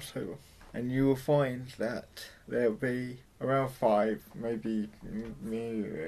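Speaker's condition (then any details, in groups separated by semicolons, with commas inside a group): Cerebral palsy, mild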